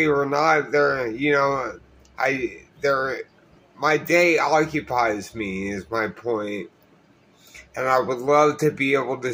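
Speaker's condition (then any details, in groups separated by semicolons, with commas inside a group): Multiple sclerosis; sometimes hard to breathe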